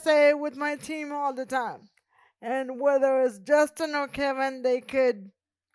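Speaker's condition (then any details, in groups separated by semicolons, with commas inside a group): Cerebral palsy; present from birth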